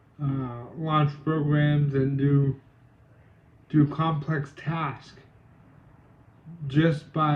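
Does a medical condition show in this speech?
Yes: cerebral palsy.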